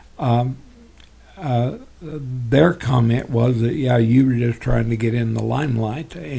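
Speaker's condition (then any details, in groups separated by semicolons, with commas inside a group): Parkinson's; tremors as early symptom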